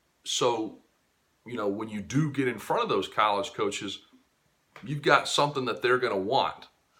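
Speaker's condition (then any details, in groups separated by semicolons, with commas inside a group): No condition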